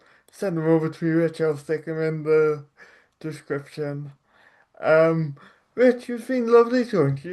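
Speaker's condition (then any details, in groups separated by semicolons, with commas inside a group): Cerebral palsy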